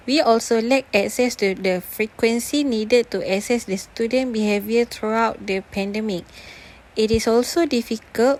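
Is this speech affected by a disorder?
No.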